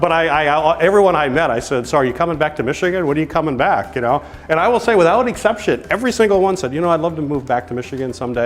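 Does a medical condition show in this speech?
No.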